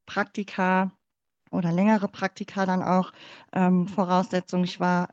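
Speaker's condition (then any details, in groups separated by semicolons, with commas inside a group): Cleft palate; congenital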